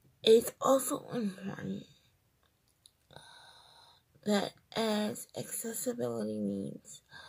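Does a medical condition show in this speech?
Yes: cerebral palsy, triplegia.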